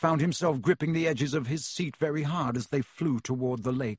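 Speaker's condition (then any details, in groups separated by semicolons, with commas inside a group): No condition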